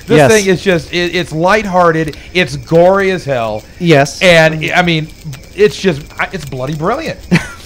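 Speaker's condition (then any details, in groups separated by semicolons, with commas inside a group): No condition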